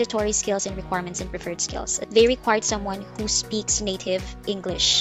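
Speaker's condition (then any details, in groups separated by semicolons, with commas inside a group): No condition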